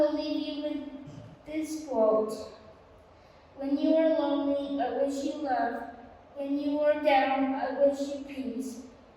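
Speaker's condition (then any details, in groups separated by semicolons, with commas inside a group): Spastic quadriplegic cerebral palsy; spastic quadriplegic, affects balance, all limbs, coordination; diagnosed at 15 months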